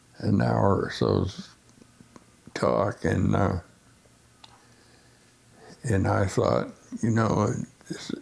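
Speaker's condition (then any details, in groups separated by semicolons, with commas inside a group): Essential tremor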